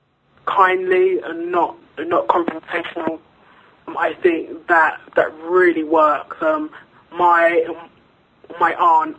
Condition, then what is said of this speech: Stuttering. Yeah, of course, because it's impossible to hide my stutter.